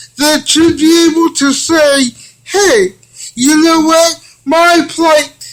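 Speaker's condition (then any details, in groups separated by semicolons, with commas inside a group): Cerebral palsy; from birth; physical therapy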